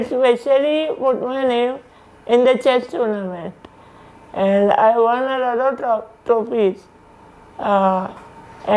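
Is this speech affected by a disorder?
Yes: congenital muscular dystrophy; protein deficiency weakening voluntary muscles, wheelchair; on oxygen, recovering from virus.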